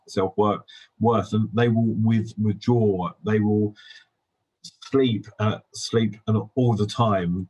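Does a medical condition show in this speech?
Yes: stammer; possibly linked to hearing difficulties from illness in first 3 or 4 years, affecting language; here repeated words, prolonged sounds.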